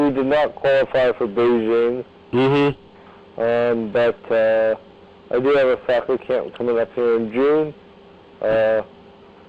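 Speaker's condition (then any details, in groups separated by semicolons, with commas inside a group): Cerebral palsy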